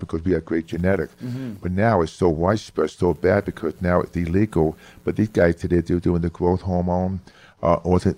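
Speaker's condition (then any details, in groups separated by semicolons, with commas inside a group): Hearing loss; severe childhood speech impediment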